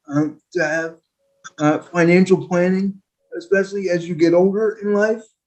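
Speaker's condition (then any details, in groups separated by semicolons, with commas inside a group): Quadriplegic cerebral palsy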